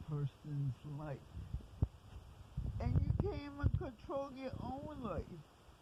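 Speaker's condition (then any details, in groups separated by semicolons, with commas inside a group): Cerebral palsy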